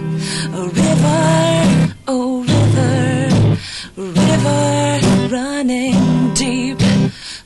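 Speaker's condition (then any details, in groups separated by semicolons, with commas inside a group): No condition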